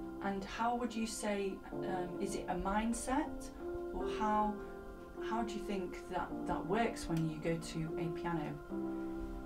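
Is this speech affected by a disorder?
No.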